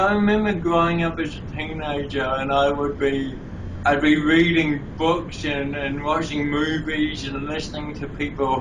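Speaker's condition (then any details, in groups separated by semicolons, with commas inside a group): Cerebral palsy; mild brain injury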